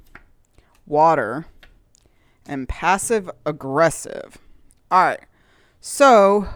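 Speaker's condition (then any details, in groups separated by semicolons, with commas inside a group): No condition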